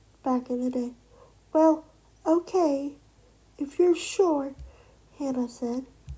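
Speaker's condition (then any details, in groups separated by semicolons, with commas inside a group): Cerebral palsy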